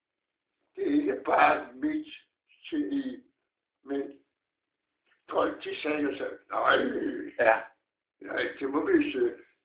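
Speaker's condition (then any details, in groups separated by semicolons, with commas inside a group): Parkinson's disease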